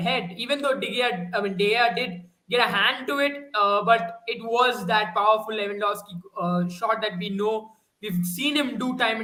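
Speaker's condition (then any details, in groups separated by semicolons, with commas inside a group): No condition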